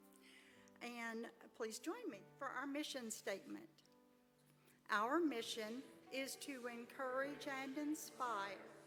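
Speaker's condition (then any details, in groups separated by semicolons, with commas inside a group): No condition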